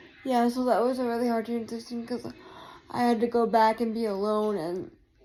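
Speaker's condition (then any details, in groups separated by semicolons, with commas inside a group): Cerebral palsy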